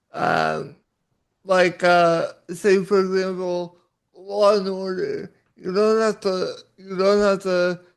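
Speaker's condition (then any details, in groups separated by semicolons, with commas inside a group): Cerebral palsy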